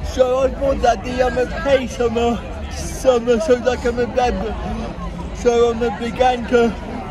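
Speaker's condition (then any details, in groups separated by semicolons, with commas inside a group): Cerebral palsy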